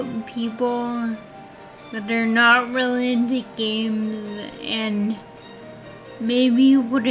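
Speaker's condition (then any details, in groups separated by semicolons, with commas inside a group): Friedreich's ataxia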